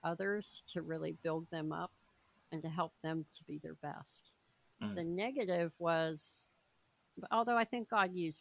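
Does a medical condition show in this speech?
Yes: cleft palate, severe.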